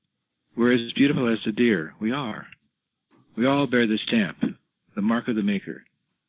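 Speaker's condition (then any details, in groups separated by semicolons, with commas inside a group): Parkinson's disease, rigidity-predominant, no tremor; 11 years into illness, ability to walk almost gone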